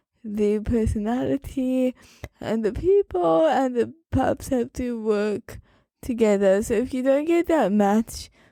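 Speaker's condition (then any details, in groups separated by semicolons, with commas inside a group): Cerebral palsy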